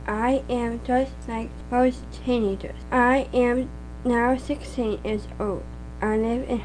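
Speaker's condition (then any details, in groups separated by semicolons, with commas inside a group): Down syndrome; extra chromosome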